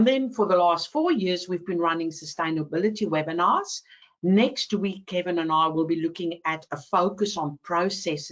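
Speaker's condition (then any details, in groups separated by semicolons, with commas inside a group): No condition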